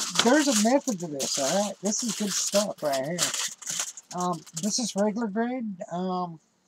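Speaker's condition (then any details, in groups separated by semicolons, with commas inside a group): No condition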